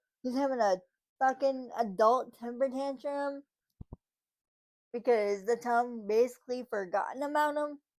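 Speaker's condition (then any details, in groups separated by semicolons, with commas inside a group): Cerebral palsy, spastic; from birth, muscle spasms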